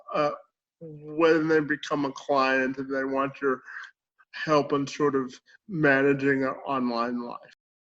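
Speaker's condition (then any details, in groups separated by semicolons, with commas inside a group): Cerebral palsy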